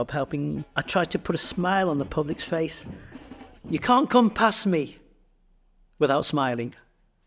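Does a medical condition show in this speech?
No.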